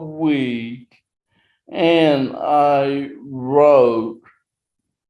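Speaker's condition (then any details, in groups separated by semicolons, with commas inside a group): Traumatic brain injury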